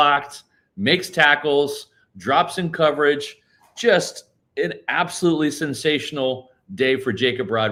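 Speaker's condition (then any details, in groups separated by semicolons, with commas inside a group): No condition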